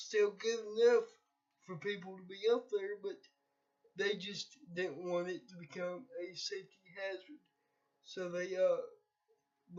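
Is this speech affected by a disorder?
Yes: cerebral palsy.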